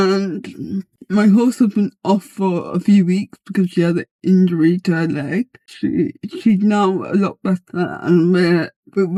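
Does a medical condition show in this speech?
Yes: cerebral palsy.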